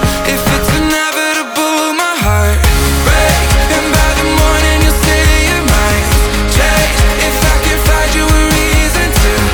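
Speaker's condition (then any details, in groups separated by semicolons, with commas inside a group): No condition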